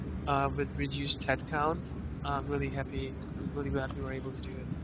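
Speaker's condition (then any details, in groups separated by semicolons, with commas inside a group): No condition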